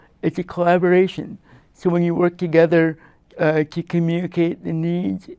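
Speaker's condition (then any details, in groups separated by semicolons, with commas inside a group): Quadriplegic cerebral palsy; quadriplegic form, from birth, limbs and body tight, wheelchair; affects speech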